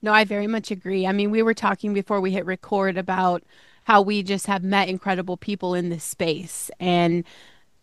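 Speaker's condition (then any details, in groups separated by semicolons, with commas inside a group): No condition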